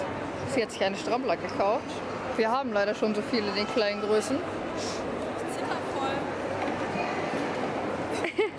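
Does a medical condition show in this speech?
No.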